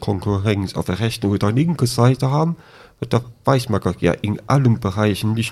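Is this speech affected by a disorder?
Yes: deafness with cochlear implant, congenital deafness; born deaf, no hearing until age 13, cochlear implant surgery at 13, lip reading; speech still audibly affected per host; hardly spoke before implant, 3-4 years relearning speech and hearing, raised orally, no sign language.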